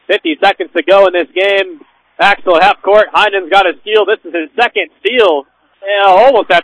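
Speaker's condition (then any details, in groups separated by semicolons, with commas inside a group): No condition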